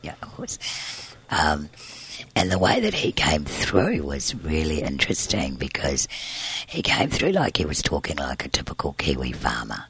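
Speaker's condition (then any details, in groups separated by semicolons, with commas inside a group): Tracheostomy and scarred vocal cord, laryngeal cysts, surgical vocal cord scarring; one vocal cord scarred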